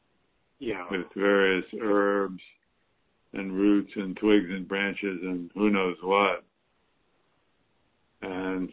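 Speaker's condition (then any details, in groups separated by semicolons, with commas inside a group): Parkinson's disease; past acupuncture without benefit; symptoms worsened by recent stressful move, just started Chinese herbal tonics, acupuncture planned by Korean practitioner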